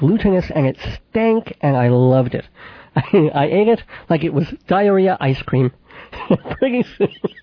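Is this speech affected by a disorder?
Yes: cleft palate with lisp, cleft lip and palate, mild; age 39, about 39 years since infant operations.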